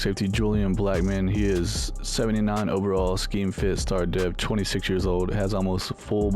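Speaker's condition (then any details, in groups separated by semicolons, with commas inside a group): No condition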